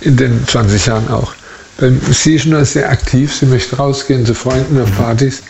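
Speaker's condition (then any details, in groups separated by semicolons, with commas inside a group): Parkinson's disease; first symptoms around age 40, arm not swinging while walking, physiotherapy unhelpful, diagnosed by medication response; 15 years since diagnosis, 20 since first symptom, symptom-suppressing medication, near-falls daily, needs care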